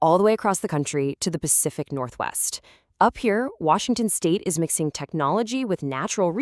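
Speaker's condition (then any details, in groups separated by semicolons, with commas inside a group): No condition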